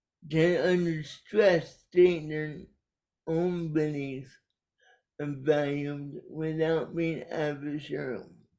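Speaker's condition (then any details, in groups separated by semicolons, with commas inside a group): Cerebral palsy; caused by brainstem aneurysm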